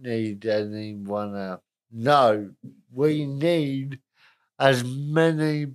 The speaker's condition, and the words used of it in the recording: Cerebral palsy. I would say I'm middle range because I shake, I walk a bit funny and I talk a bit funny.